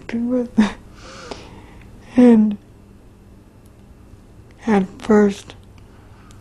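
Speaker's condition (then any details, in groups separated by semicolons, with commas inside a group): Traumatic brain injury; once expected to only learn minimal muttering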